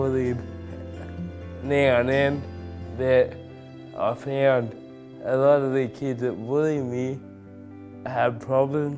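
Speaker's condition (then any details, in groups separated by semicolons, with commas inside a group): Cerebral palsy; birth injury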